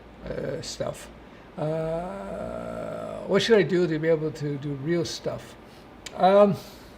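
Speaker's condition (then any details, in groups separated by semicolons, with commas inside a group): No condition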